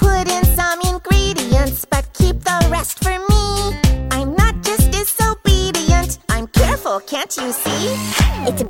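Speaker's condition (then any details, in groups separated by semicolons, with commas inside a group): No condition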